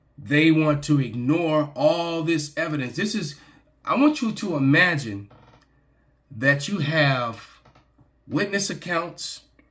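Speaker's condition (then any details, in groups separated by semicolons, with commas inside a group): No condition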